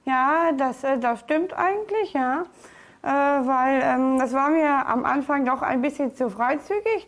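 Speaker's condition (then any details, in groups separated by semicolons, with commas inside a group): Down syndrome; food refusal in childhood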